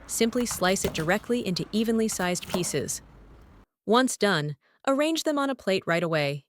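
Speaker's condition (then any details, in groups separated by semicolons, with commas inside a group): No condition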